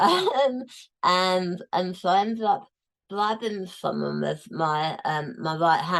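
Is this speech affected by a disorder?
Yes: tongue cancer, tongue removed.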